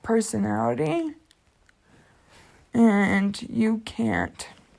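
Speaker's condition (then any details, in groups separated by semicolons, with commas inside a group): Cerebral palsy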